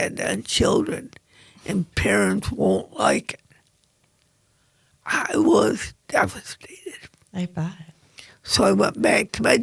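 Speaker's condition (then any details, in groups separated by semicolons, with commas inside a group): Cerebral palsy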